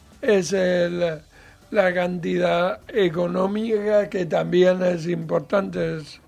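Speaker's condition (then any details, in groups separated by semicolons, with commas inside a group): Cerebral palsy; mild, lesser degree of disability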